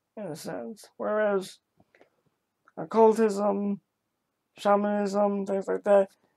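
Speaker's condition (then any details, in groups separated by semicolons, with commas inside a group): Cerebral palsy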